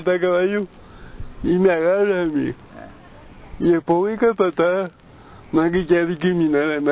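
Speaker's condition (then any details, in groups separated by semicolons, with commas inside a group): Brain lesion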